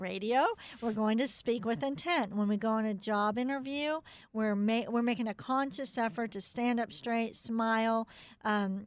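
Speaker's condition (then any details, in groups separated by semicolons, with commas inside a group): Cleft palate; must concentrate to make speech clear enough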